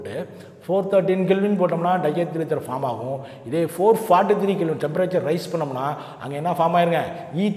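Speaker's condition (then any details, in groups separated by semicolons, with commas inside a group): No condition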